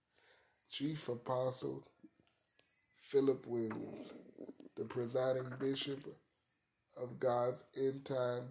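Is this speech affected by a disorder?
Yes: cerebral palsy; arthritis.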